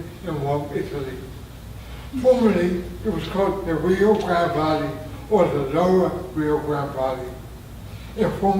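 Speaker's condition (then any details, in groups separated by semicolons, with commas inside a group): Traumatic brain injury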